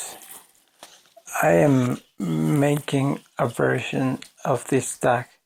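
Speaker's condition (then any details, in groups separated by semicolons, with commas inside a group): ALS; voice severely damaged, hard to understand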